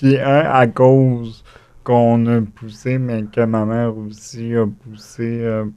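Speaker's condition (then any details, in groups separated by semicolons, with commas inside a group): Cerebral palsy; acquired, chickenpox at three weeks, fever, epileptic seizure, convulsions, brain bleeding, premature infant, wheelchair user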